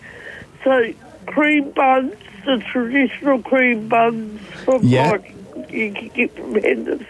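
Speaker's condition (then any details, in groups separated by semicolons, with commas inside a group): Cerebral palsy; cerebral palsy since childhood, head shaking when bringing spoon to mouth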